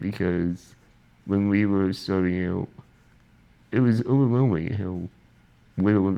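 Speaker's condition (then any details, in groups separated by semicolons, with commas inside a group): Spinal muscular atrophy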